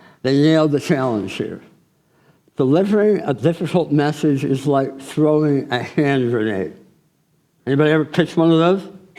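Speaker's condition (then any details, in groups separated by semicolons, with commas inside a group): Tongue cancer surgery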